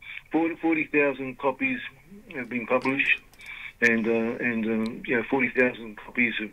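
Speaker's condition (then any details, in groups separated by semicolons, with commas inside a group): Parkinson's disease; limited capacity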